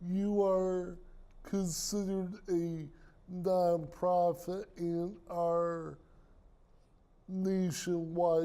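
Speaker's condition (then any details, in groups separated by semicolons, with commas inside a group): Cerebral palsy; speech impairment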